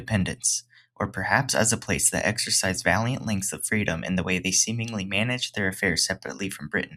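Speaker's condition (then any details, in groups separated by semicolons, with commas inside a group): No condition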